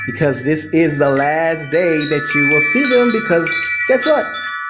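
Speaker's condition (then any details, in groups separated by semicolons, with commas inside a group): No condition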